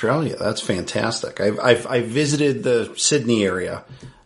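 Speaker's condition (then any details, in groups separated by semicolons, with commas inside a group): No condition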